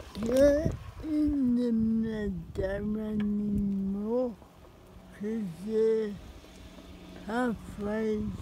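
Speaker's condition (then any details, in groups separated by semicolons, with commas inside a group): Cerebral palsy; spastic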